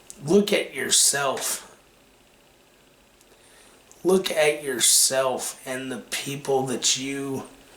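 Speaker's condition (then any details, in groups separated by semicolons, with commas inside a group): Cerebral palsy; takes medication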